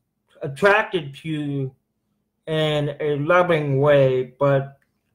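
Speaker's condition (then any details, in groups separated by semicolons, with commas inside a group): Cerebral palsy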